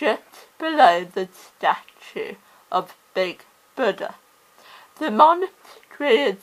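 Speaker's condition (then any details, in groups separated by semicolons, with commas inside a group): Cerebral palsy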